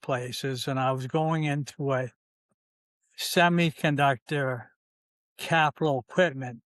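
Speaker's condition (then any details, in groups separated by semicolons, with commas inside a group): ALS, C9 mutation; limb onset in fingers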